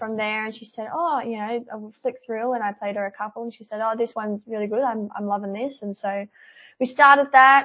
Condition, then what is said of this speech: Cleft palate. So I'm singing and I have the closure and I'm able to project with ease and I'm able to sing and have more control.